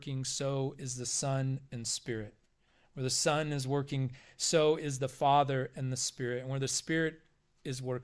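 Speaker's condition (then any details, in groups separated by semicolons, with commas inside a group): No condition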